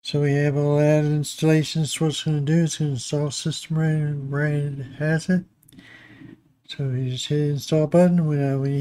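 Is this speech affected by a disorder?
Yes: Parkinson's disease.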